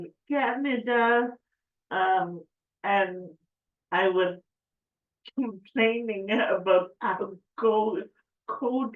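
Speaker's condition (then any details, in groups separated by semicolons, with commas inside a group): Cerebral palsy; affects speech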